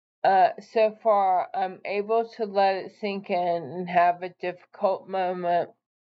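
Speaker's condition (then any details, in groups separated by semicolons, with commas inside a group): ALS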